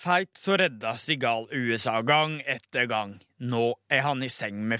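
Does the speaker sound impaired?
No.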